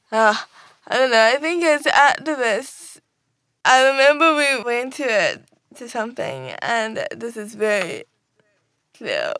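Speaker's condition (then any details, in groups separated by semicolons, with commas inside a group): Cerebral palsy; wheelchair user since diagnosis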